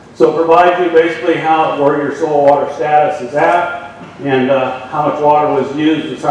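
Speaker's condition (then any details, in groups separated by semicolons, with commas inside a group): No condition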